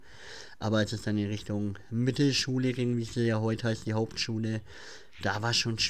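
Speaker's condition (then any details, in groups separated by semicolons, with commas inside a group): Cleft palate; listeners messaged that he cannot be understood, mimicked and mocked when reading aloud at school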